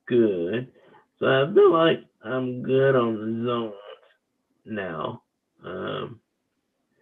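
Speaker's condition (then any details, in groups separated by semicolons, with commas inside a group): Cerebral palsy; wheelchair user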